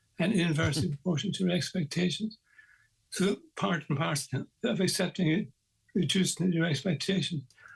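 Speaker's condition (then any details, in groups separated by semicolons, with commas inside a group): Parkinson's; early onset, deep brain stimulation, two leads implanted; diagnosed age 48, deep brain stimulation; voice dramatically impaired, does not talk well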